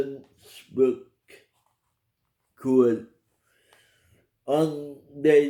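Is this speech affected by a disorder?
Yes: cerebral palsy.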